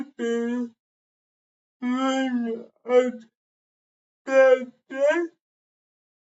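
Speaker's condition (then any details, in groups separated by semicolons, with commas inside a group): Cerebral palsy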